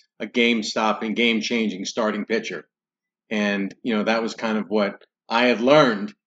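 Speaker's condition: No condition

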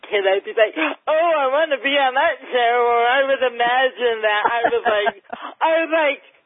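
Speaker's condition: Cerebral palsy, mild; lack of oxygen at birth, not breathing 45 minutes, emergency c-section, diagnosed around age 2, affects gait; mildly affects speech

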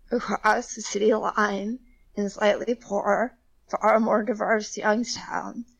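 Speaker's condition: Spasmodic dysphonia; injections caused muteness for a month then very soft voice

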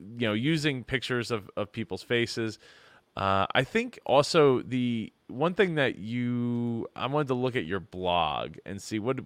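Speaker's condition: No condition

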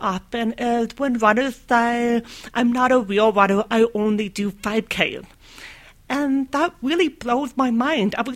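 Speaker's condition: Deafness; severe to profound left ear

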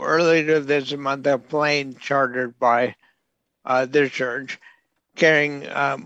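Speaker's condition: Bulbar onset ALS; bulbar onset Lou Gehrig's disease, neurological, affects nerves and muscles, mouth, nose, throat first, then hands; severely impaired, very slow, likened to elderly drunk man, calls self unable to talk

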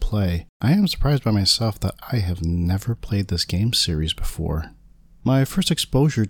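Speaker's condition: No condition

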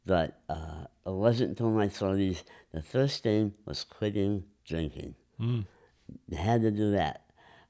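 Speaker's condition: Enlarged tongue from vascular growth; tongue and throat surgeries

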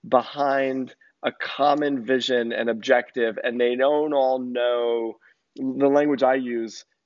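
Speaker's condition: No condition

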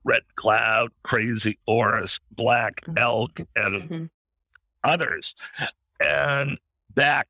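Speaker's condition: Spasmodic dysphonia; rare neurological voice disorder, sudden onset, seeking voice recovery

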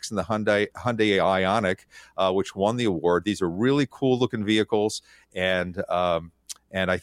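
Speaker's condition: No condition

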